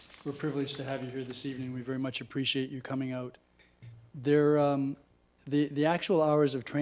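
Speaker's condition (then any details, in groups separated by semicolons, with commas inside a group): No condition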